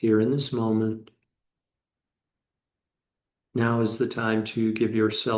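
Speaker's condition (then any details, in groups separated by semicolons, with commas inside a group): No condition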